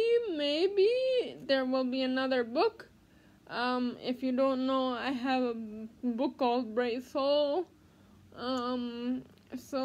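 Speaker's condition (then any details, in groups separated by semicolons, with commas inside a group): Cerebral palsy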